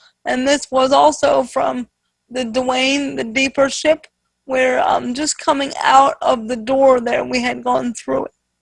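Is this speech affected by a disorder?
Yes: spastic quadriplegic cerebral palsy.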